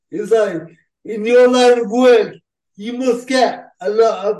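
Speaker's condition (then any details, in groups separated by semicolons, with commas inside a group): Cerebral palsy; swimming advised in childhood to exercise all muscles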